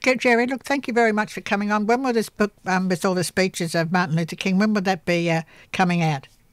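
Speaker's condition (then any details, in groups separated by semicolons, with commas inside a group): No condition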